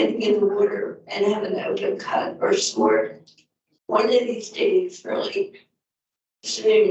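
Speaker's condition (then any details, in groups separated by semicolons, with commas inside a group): Multiple sclerosis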